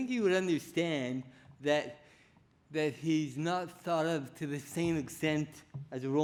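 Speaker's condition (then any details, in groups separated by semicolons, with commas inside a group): Cerebral palsy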